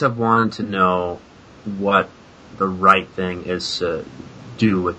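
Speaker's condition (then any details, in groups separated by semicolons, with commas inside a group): Stuttering; past fluency-shaping therapy; modeled on Thomas Alexander's 1968 recording, varying habitual pattern; noticeable, trying more prolongation, which feels better; blocks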